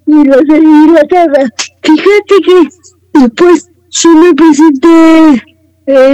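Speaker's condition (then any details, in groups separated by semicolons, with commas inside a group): Cerebral palsy; needs assistance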